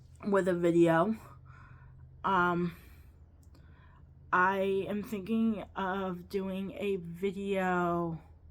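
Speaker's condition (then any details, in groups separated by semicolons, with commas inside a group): Cerebral palsy, quadriplegic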